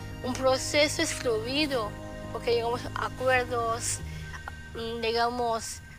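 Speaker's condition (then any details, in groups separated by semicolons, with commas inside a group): Down syndrome; short limbs, small feet, hands and arms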